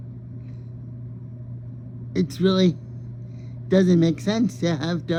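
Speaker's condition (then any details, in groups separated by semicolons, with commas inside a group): Cerebral palsy; ankle deformity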